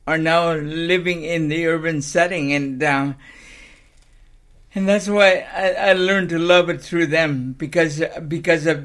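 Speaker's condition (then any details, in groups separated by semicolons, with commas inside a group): Cerebral palsy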